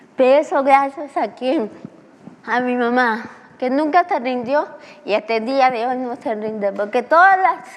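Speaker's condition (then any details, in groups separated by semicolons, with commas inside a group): Cerebral palsy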